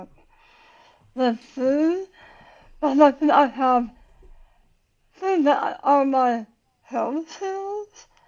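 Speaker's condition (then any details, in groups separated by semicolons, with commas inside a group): Tongue cancer surgery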